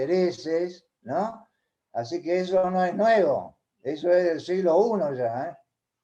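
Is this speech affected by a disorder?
No.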